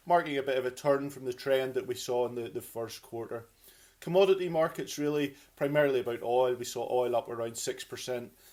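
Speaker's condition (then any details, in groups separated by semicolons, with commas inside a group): No condition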